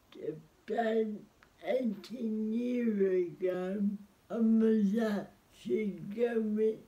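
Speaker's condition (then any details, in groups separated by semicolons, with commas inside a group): Cerebral palsy; spastic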